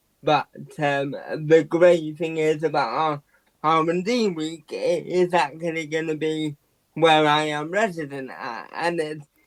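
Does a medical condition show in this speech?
Yes: quadriplegic cerebral palsy.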